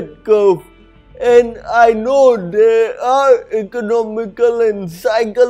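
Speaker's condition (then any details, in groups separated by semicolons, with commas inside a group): Cerebral palsy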